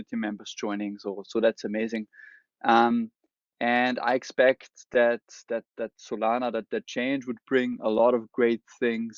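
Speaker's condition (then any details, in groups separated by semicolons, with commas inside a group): No condition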